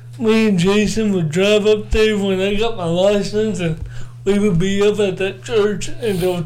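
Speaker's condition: Cerebral palsy; born not breathing

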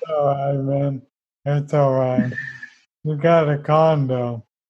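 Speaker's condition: ALS; wheelchair built, arriving in about a week; expects to lose speech, plans typed synthetic voice device; still speaks but less coherent and audible, will later type everything out

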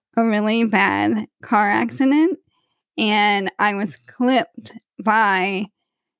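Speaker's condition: ALS; onset at age 37, 16 years since diagnosis, surpassed 2 to 5 year prognosis; fingers don't move well, typing hard; voice affected when tired or talking too much, voice banked years ago for computer

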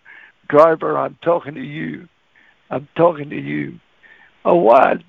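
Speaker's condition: Cerebral palsy; walks really funny, staggers when walking; can't talk plain when nervous, cerebral palsy voice

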